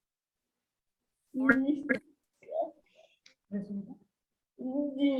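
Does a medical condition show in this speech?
Yes: cerebral palsy; since birth.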